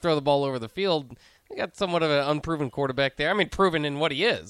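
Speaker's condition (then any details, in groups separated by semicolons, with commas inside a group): No condition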